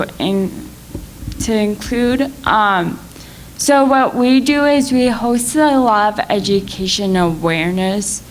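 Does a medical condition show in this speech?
Yes: cerebral palsy.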